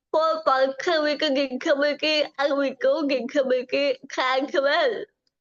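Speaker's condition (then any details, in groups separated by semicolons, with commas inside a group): Cerebral palsy; from birth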